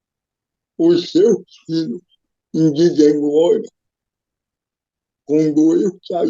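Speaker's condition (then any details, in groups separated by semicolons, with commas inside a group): Cerebral palsy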